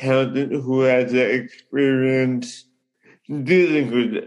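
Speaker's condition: Cerebral palsy

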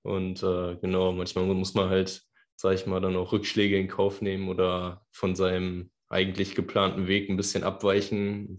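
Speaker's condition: No condition

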